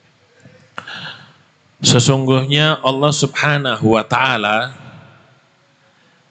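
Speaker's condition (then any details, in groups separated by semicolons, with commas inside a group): No condition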